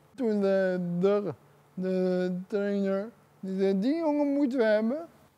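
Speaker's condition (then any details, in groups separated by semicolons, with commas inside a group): Cerebral palsy; some difficulty talking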